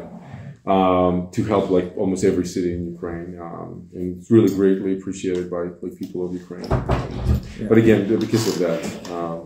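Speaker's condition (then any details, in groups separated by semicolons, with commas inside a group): No condition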